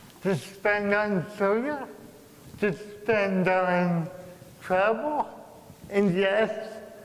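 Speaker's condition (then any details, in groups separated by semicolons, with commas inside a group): Cerebral palsy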